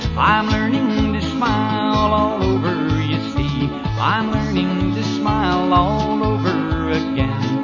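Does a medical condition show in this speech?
No.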